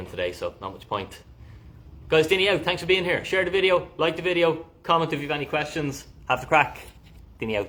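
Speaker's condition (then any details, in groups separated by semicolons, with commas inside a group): No condition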